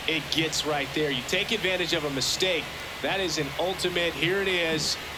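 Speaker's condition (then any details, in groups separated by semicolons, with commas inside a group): No condition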